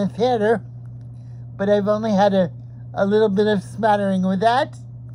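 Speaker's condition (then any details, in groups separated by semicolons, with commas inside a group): Cerebral palsy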